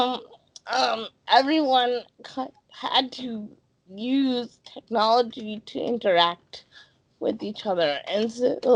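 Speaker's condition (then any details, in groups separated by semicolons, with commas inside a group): Cerebral palsy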